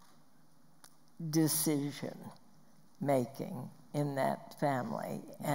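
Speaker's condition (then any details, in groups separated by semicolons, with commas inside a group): Spasmodic dysphonia; vocal cords clamp down inappropriately; Botox injections, about 26 years since onset; voice loss, breaks mid-sentence like tiny cough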